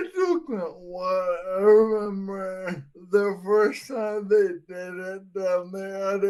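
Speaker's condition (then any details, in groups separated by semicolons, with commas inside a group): Friedreich's ataxia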